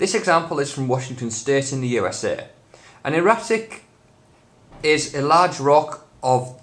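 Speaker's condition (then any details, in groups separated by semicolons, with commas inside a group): No condition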